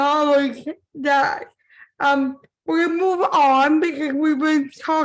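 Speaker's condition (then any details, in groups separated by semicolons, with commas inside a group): Cerebral palsy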